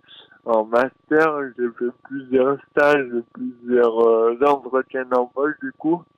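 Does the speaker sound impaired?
Yes: dystonia; neurological brain disorder, oxygen lack impairing muscle supply, from delivery complication, present since birth; 24 years old, just finished running stage of tour; elocution disorder, fine motor impairment.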